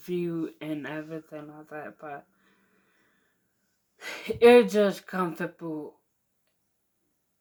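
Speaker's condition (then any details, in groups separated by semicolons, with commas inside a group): Mild cerebral palsy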